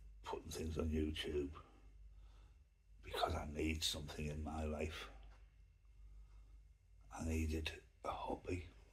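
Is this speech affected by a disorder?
Yes: myasthenia gravis.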